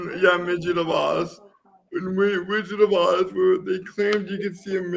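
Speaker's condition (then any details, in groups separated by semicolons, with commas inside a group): Cerebral palsy; voice affected by condition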